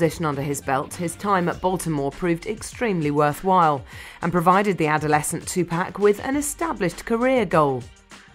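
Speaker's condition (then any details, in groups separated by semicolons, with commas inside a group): No condition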